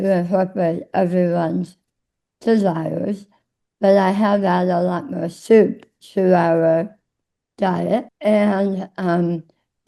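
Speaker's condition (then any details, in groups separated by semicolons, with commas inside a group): Tongue cancer; swallowing worse after surgery, speech often not understood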